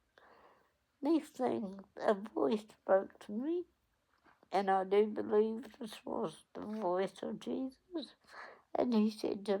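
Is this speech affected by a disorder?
Yes: cerebral palsy; onset at 8 days old.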